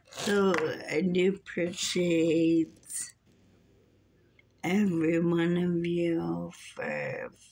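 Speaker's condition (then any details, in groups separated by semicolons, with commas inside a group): Muscular dystrophy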